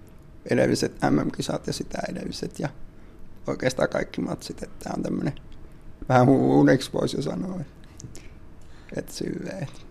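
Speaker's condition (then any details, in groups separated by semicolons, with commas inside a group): Duchenne muscular dystrophy; has personal assistant Sini Pesonen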